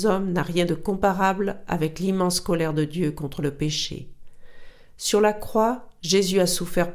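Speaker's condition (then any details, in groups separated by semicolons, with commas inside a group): No condition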